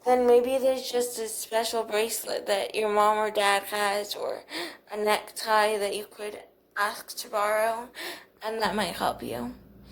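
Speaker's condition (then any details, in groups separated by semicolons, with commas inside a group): Cerebral palsy, athetoid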